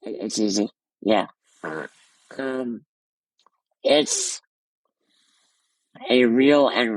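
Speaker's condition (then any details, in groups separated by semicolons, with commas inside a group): Muscular dystrophy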